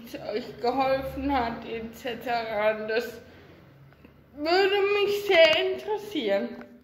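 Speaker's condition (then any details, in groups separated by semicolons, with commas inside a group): Ataxia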